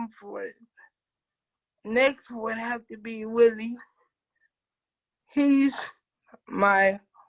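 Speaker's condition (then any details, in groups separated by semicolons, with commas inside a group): Cerebral palsy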